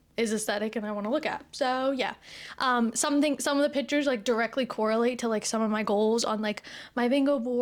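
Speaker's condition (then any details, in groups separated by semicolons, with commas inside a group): No condition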